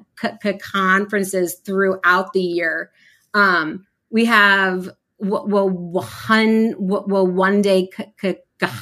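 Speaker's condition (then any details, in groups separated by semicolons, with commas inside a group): Stuttering; amount of stuttering, feeling stuck and physical tension fluctuate, stutters openly; repeated sounds, prolonged sounds, blocks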